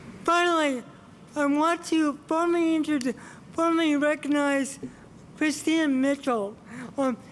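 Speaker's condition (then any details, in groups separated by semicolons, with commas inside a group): Cerebral palsy; from birth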